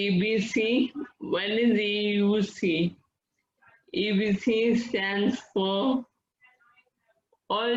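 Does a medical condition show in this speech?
Yes: Friedreich's ataxia; diagnosed at age 13, uses wheelchair.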